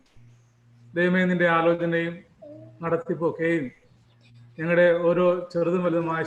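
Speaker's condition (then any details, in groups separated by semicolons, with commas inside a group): No condition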